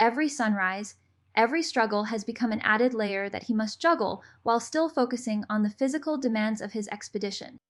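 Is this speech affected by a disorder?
No.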